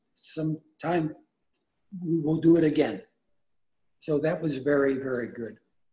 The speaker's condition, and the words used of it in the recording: Aphasia. And I said, well, you know, I have aphasia.